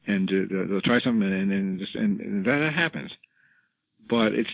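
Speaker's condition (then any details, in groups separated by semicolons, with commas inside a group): Parkinson's disease, rigidity-predominant, no tremor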